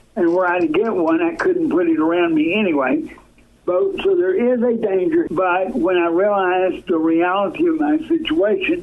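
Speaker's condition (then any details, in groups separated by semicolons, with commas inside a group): Cerebral palsy, severe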